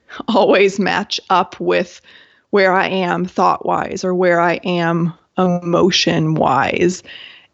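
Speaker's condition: No condition

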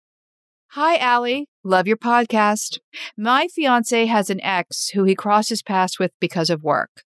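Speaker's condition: No condition

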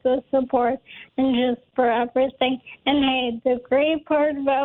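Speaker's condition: ALS; diagnosed a while back

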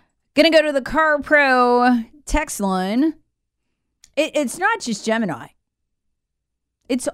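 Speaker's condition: No condition

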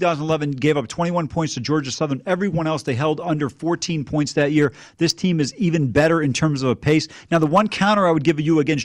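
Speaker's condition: No condition

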